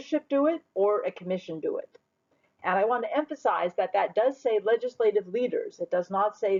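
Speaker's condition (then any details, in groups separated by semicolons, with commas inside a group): No condition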